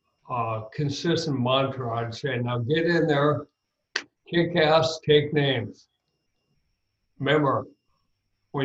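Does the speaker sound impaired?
Yes: ALS; throat not responding when singing, could not reach notes, nephew brain surgeon in Boston heard voice change.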